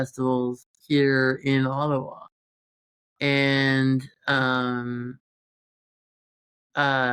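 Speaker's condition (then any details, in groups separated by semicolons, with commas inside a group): Congenital muscular dystrophy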